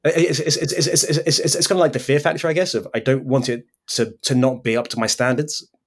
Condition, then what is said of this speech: Stuttering. This is exactly what I was saying before about sometimes difficult to record podcasts when you've got a speech impediment, which I find